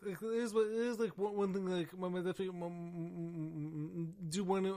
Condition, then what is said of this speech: Stuttering. So if any of you guys have any issues when it comes to my speech issues, my stammering and stuttering, you guys are going to have to deal with it because both of us are cool with that.